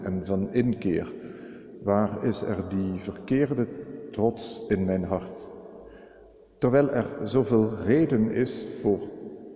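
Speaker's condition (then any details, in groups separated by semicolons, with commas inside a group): No condition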